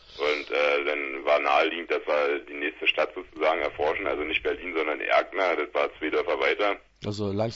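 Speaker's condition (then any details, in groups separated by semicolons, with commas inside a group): No condition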